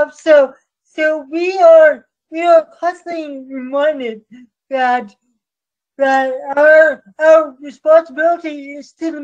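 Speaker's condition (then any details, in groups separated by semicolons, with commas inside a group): Cerebral palsy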